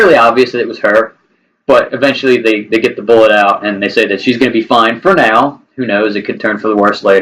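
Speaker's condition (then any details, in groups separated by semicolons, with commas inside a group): No condition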